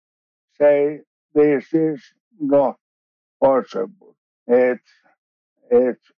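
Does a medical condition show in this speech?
Yes: ALS; initially diagnosed bulbar-onset, later reclassified as regular form, wheelchair user; very slow progression, many years since diagnosis; slurred or slowed speech.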